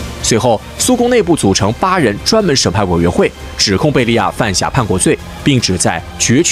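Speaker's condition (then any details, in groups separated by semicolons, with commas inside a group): No condition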